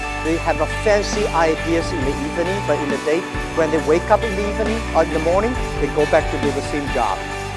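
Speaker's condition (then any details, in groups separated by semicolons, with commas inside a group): No condition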